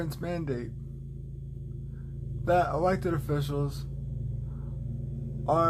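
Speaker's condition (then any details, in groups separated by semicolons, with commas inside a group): Cerebral palsy, spastic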